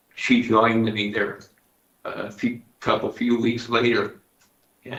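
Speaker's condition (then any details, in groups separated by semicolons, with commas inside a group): Parkinson's disease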